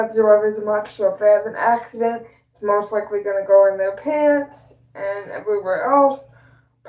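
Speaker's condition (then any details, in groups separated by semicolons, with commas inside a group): Cerebral palsy; both hands affected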